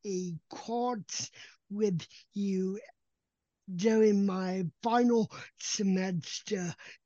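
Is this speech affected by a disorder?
Yes: cerebral palsy; speech impediment likened to a different accent, recognizable cp accent, calm voice, sometimes assumed drunk.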